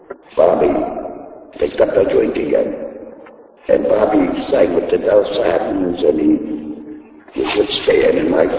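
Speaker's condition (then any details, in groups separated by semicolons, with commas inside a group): Laryngectomy; voice box removed by surgery, speech device placed in throat; taught to talk with throat device, cannot talk without thumb, earlier voice loss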